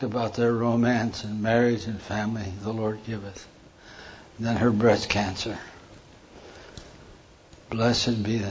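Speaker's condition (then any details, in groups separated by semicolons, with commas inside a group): Parkinson's; hand tremor during talk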